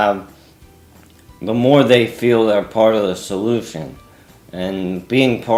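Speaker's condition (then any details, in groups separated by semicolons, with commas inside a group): ALS; arms too weak to use, young-adult onset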